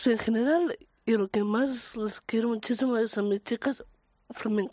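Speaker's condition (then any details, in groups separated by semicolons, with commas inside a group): Down syndrome; trisomy 21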